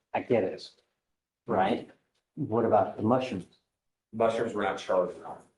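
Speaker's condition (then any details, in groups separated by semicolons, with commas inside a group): No condition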